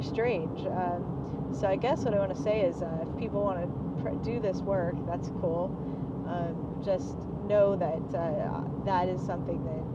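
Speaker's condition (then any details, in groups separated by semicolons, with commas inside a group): No condition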